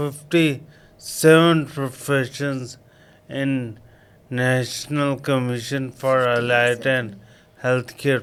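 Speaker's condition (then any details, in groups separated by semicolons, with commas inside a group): Coma after road accident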